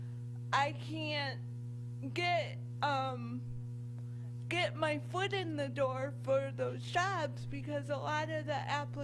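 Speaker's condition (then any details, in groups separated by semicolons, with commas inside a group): Cerebral palsy; from birth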